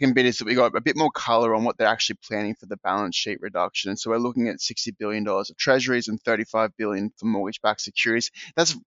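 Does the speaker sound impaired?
No.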